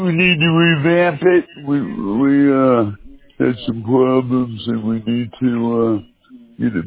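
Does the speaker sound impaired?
Yes: trouble speaking, mild; a little trouble speaking, asks listener to bear with him.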